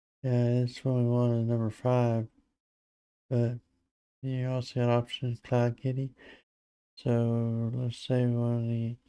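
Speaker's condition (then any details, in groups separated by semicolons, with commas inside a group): Parkinson's disease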